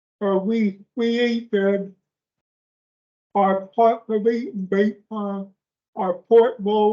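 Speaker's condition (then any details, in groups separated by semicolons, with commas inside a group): Speech impairment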